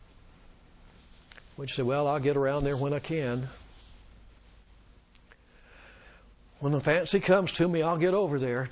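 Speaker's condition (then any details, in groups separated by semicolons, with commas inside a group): No condition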